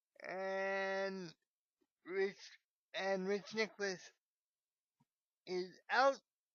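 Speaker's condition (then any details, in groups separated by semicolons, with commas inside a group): Cerebral palsy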